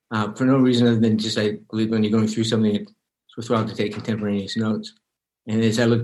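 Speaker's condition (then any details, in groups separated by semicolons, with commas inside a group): Early-onset Parkinson's disease; onset at age 29, spinal tumor surgery, relearned walking, prone to falls, fall shattered arm; about 29 to 30 years since diagnosis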